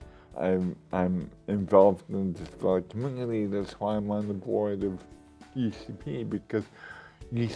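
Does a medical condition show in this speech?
Yes: cerebral palsy.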